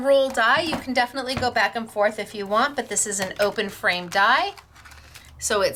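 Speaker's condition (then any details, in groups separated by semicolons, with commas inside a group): No condition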